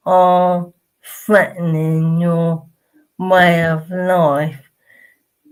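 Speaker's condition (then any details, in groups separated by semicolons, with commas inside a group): Motor neurone disease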